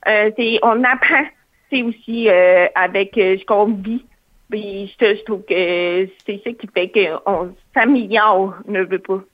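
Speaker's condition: Hearing loss with cochlear implant; hard of hearing, cochlear implant at age 4, operated very young, uses interpreters; masks make understanding others harder

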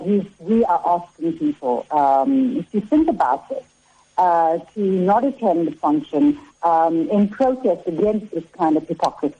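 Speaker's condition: No condition

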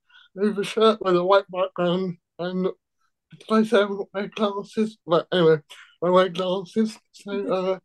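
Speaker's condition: Cerebral palsy

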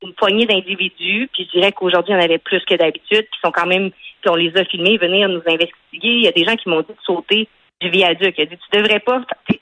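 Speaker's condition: No condition

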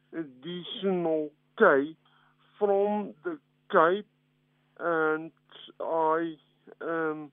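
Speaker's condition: Cerebral palsy; physical limitations requiring adjustments, types with single finger, reduced typing speed and accuracy; affects speed of communication

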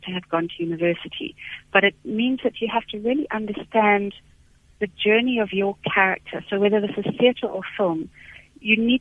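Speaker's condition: No condition

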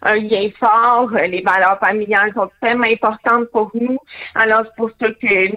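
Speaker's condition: Hearing loss with cochlear implant; born deaf

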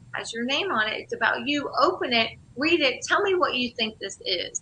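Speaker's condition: No condition

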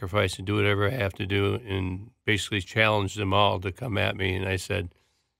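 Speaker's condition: Parkinson's disease; four years since diagnosis, movement specialist, speech therapy, Big and Loud therapy for movement, posture, voice

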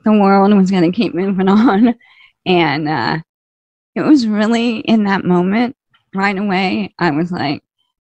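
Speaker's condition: ALS, slow progressing

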